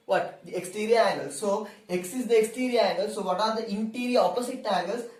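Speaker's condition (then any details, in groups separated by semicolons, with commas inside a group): No condition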